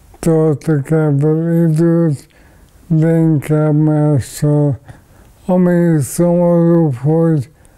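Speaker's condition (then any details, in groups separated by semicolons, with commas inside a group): ALS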